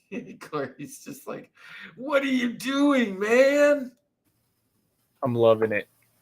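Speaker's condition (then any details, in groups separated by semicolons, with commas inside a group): No condition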